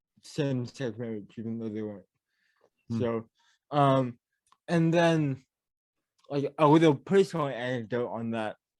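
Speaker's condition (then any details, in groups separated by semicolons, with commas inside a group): Cerebral palsy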